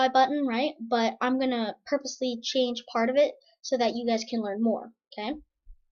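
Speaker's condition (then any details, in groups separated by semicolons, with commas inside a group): No condition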